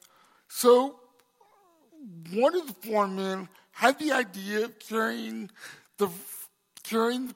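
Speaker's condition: Cerebral palsy; congenital

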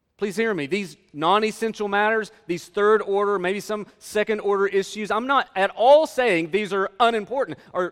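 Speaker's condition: No condition

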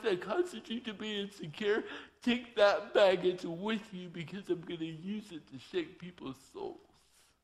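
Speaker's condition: Torsion dystonia; mild fibular cerebral palsy from birth, hand tremor found at age 5, rare torsion dystonia; vocal cords twist with torso, voice cannot be controlled, altered speech

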